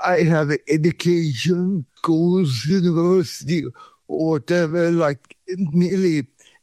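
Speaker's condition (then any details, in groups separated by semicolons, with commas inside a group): Cerebral palsy; cramps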